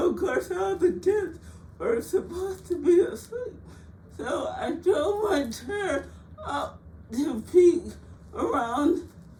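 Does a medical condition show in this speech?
Yes: cerebral palsy; frequent speech therapy.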